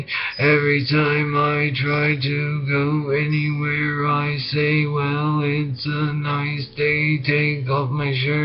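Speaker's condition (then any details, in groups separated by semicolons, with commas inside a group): Brain injury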